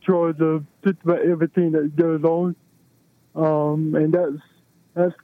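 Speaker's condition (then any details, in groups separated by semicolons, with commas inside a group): Cerebral palsy; affects movement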